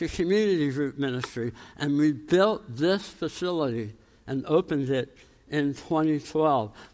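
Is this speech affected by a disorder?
Yes: tongue cancer, jaw reconstruction; radiation-treated tongue cancer, jaw osteoradionecrosis, jaw transplant in Miami, mandible bone graft, titanium implants; about 13 years since tongue cancer, healing after implant surgery, permanent teeth not yet affixed.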